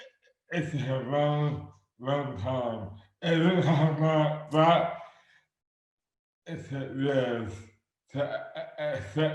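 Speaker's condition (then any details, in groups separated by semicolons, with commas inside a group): Dystonia; affects hands and speech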